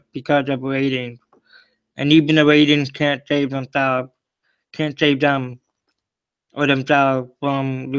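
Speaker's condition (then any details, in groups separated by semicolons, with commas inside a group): Cerebral palsy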